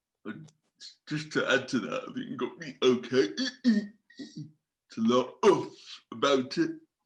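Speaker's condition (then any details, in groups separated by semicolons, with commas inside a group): Cerebral palsy; from birth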